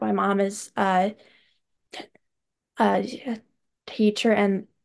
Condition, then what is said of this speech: Stuttering. But my stuttering and hearing loss are not really affecting one another.